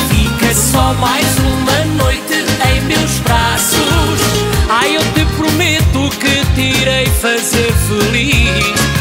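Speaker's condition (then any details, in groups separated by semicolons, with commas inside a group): No condition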